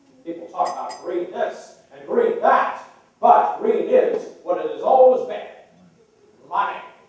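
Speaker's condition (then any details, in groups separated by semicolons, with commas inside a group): No condition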